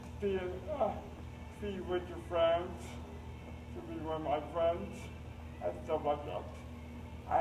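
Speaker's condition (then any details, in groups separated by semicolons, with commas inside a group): Cerebral palsy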